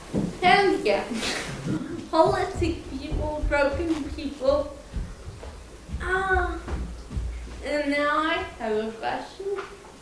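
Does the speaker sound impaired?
Yes: cerebral palsy, mild; present from birth, nurses spent 2 to 3 minutes reviving at birth, foot drop, slow movement; slightly slurred, harder to understand when excited and faster, easy to understand, took much work.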